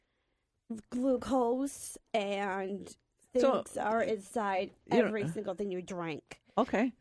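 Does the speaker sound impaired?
Yes: Down syndrome.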